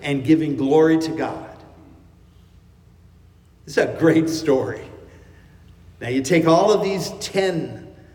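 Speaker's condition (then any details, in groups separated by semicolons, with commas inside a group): No condition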